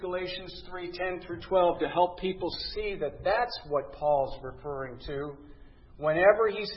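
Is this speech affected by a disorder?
No.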